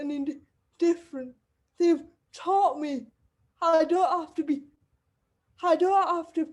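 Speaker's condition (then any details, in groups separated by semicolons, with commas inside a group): Cerebral palsy; wheelchair user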